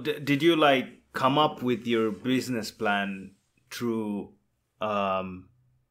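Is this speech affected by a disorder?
No.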